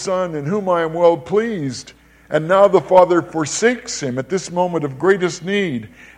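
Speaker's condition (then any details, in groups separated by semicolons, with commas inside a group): No condition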